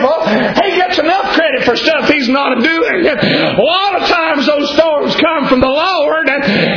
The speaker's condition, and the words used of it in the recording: No condition.